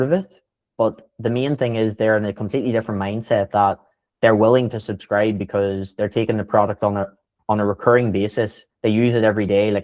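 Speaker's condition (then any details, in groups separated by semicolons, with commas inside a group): No condition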